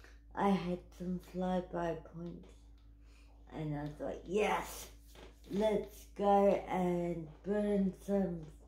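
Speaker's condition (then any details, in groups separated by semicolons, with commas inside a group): Cerebral palsy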